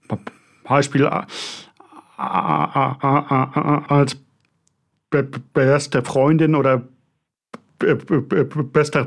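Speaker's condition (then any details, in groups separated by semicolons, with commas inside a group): Stuttering; developmental, lifelong, possibly inherited, father stuttered, brother fluent, logopedic speech therapy, constant since second grade; choppy, repetitions, blocks, cannot coordinate speech components, body tenses during blocks, throat sometimes hurts, fluent when singing; prolonged sounds, blocks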